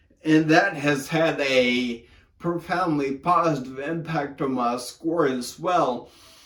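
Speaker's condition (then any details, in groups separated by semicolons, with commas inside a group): Brain injury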